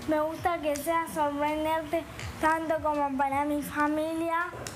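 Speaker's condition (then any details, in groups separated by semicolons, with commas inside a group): Cerebral palsy; motor disorder, all four limbs, from birth, premature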